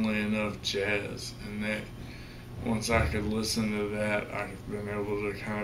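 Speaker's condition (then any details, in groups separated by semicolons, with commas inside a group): Traumatic brain injury; severe, both sides of body affected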